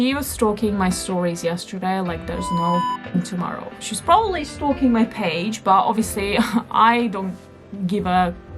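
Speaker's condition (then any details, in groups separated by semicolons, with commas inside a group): No condition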